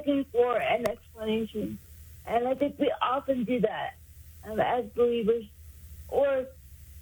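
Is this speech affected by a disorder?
Yes: cerebral palsy; congenital, caused by lack of oxygen to brain at birth, born about 3 months early, daily physical therapy in school; 56 years since onset, uses power wheelchair, needs assistance with most daily activities.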